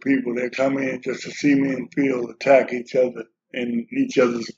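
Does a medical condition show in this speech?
Yes: Parkinson's disease; Parkinson's disease for quite a while, age 70.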